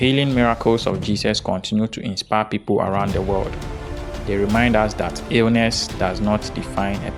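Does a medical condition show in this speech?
No.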